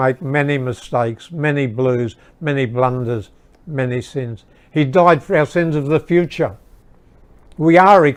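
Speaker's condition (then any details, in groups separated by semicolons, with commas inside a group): No condition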